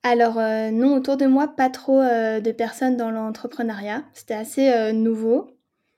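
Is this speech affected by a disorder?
No.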